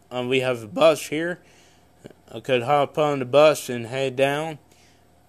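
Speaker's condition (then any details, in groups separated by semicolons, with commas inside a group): Cerebral palsy; congenital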